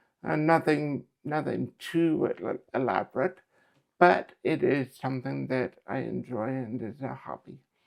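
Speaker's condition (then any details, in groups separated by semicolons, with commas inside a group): Cerebral palsy; speech affected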